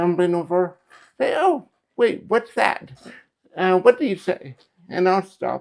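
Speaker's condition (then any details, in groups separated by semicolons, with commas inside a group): Cerebral palsy; affects speech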